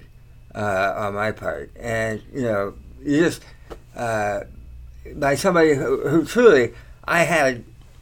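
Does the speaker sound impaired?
Yes: tongue cancer surgery; three or four tongue surgeries, chemotherapy, radiation, long convalescence; many years after treatment; slight slur, talks okay.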